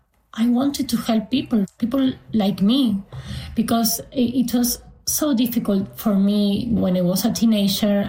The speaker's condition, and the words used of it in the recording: Tourette syndrome. I have less tics than I used to be when I was younger.